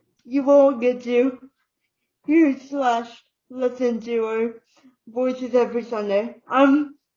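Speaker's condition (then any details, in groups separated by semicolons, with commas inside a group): Cerebral palsy; uses wheelchair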